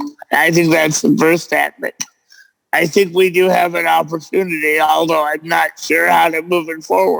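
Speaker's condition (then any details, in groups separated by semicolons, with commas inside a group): Cerebral palsy; present since birth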